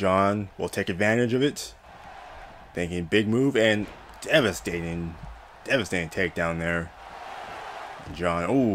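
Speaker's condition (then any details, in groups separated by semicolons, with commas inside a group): No condition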